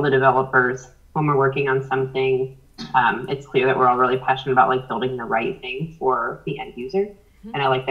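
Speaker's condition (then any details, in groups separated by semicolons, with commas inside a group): No condition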